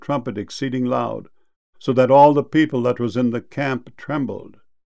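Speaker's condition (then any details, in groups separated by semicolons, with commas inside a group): No condition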